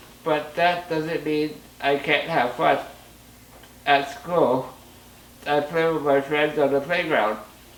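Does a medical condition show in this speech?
Yes: muscular dystrophy, Duchenne.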